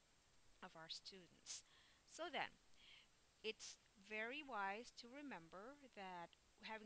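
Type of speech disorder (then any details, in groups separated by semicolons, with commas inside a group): None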